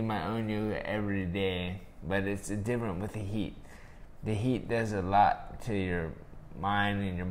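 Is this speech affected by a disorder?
Yes: traumatic brain injury.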